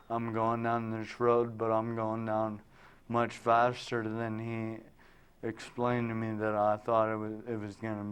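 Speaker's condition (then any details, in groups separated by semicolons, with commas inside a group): Traumatic brain injury; now talking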